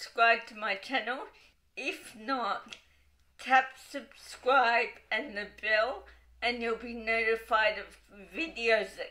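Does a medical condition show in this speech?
Yes: cerebral palsy, dystonic.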